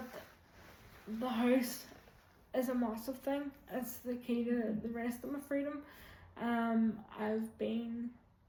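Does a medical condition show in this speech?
Yes: quadriplegic cerebral palsy; many medications, severe spasms, hand tremors.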